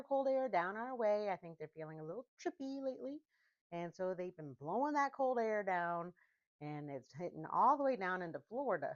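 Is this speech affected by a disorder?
No.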